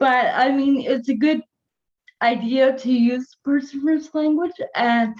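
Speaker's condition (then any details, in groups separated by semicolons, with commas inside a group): Cerebral palsy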